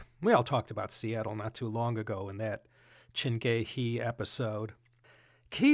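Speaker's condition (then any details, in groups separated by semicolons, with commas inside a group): No condition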